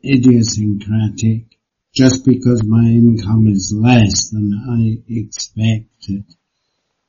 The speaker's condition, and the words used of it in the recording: Parkinson's disease. I have a tendency to slur my words, so I speak more slowly.